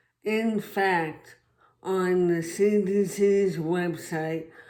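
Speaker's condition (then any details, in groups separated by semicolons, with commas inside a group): Traumatic brain injury; could not blow out candles for years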